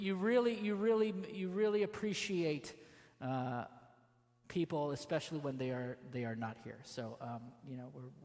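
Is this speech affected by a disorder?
No.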